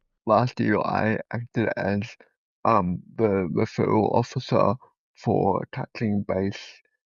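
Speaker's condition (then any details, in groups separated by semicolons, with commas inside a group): Cerebral palsy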